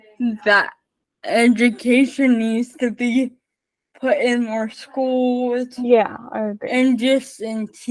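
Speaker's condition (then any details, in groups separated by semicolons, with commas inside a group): Spastic cerebral palsy, mixed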